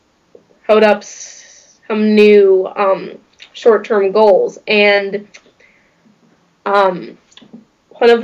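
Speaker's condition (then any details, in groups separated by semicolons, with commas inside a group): Stuttering; stuttering since about age 3, father also stutters; age 16, 13 years since onset, ineffective school therapy, now stuttering-trained professional, friends support group conventions; prolonged sounds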